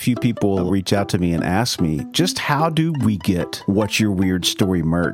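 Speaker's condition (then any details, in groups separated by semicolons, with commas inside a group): No condition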